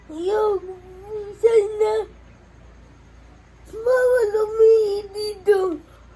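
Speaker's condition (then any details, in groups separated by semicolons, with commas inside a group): Cerebral palsy; affects hands, cannot write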